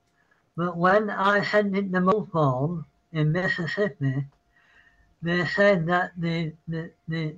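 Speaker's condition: Parkinson's; apologizes mid-sentence

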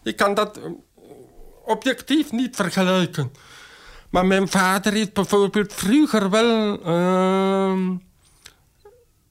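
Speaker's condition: Deafness, acquired, bacterial meningitis; born hearing, deaf since age 3.5 from bacterial meningitis, never cochlear implant, sign language learned in twenties; speech therapy in childhood, can speak, formerly relied on lip-reading, now uses sign language interpreter

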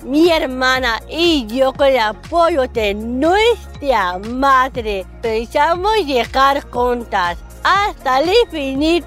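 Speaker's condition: Down syndrome; intellectual disability; age 32

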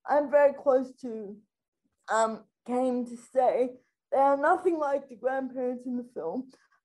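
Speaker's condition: Spastic quadriplegic cerebral palsy

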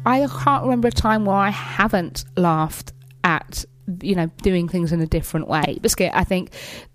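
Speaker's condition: Tourette's syndrome; diagnosed at end of high school, motor and vocal tics, tics felt as itch or pressure, intensified, coprolalia later; frequent unpredictable vocal tics throughout recording; tic words interrupt speech, hedgehog, cat, beans, tics call friend Matt left-wing idiot, makes noise

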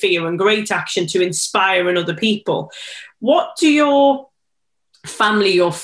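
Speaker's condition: No condition

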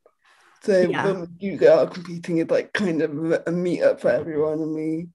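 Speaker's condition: Quadriplegic cerebral palsy; present from birth, muscles move uncontrollably; physiotherapy, riding at local RDA recommended by physiotherapist, riding gives temporary relief

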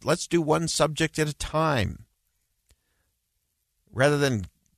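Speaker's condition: No condition

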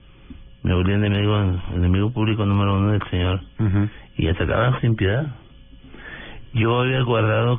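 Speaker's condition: Parkinson's disease; onset after returning to Bogotá, stooped hunched posture at times, loss of strength, weakness; neurologist care, walking, running and tennis exercise, felt stronger after two weeks; voice sometimes trembles, sometimes intelligible, sometimes not understood at all

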